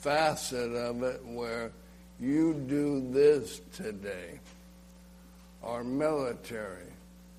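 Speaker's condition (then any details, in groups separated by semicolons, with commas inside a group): ALS; legs affected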